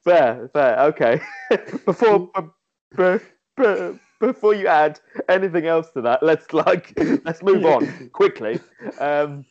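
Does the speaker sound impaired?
Yes: stutter; mild cerebral palsy; stutter on Gavain House, anticipated beforehand, got through by jumping onto the word; stutters on certain words, has to jump onto the word; here repeated sounds, prolonged sounds, blocks.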